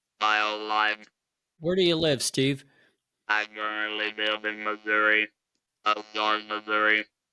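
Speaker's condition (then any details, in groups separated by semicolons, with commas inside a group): Laryngectomy, electrolarynx; larynx removed for smoking-related laryngeal cancer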